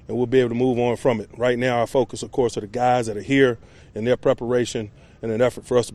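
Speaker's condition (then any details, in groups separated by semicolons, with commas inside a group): No condition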